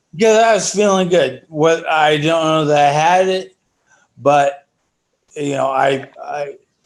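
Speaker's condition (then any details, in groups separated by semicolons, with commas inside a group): ALS; breathing affected after injection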